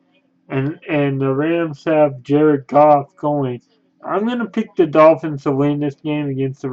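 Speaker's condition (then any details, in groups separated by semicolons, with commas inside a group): Cerebral palsy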